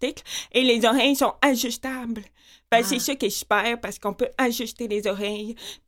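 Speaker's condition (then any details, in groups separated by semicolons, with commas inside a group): Profound deafness with cochlear implant, congenital; born 100% deaf, cochlear implant by Dr. Ferron at Hôtel-Dieu de Québec, cochlear electrodes, external magnet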